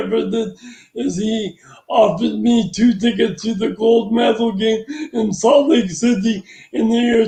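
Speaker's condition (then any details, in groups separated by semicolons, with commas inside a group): Traumatic brain injury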